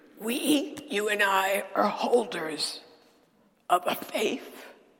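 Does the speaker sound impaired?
Yes: dysphonia; not a sore throat.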